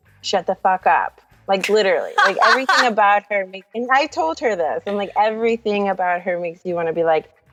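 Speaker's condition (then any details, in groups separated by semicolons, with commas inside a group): No condition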